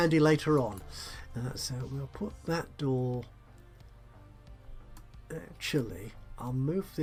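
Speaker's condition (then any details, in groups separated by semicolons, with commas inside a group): No condition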